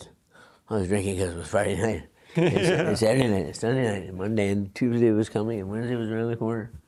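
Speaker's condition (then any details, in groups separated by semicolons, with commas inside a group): Parkinson's disease; onset involuntary pinky movement; quiet speech, listeners lean in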